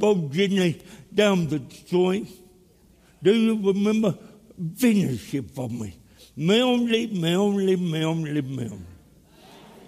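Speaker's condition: Cerebral palsy; from birth, stillborn, born dead first 18 minutes of life; speech impediment

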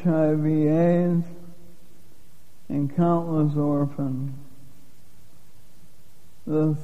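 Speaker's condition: Lou Gehrig's disease; given 3 to 5 years to live

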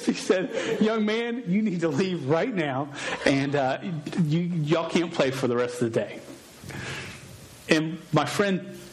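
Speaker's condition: Stutter; probably present in childhood; sometimes unable to say own name in public; repeated sounds

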